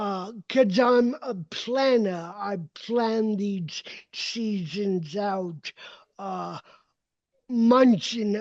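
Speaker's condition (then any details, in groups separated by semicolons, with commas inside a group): Cerebral palsy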